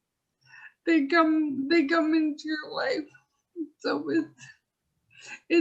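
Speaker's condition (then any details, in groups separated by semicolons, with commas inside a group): ALS; pseudobulbar affect, hands contorted; speech affected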